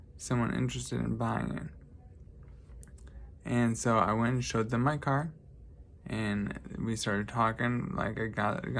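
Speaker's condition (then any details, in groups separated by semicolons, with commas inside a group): Traumatic brain injury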